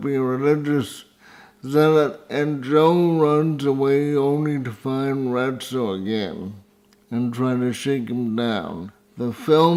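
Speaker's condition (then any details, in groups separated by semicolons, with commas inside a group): Cerebral palsy, severe; spastic type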